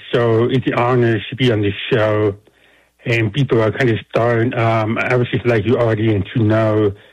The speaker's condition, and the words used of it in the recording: Deafness. I would just like your audience to know that I am deaf. So I speak with a deaf accent, so that way they can just know what that is.